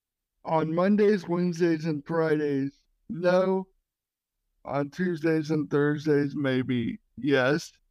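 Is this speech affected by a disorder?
Yes: cerebral palsy.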